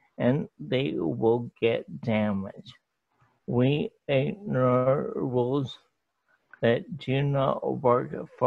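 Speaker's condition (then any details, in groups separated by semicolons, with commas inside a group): ALS; hard time speaking, speech obviously affected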